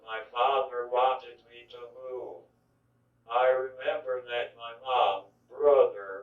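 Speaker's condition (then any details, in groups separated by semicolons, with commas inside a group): Cerebral palsy; from birth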